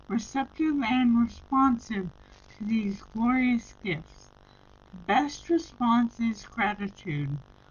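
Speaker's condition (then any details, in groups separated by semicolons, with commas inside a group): Brain injury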